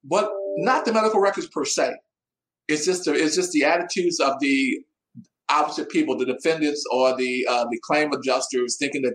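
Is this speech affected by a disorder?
No.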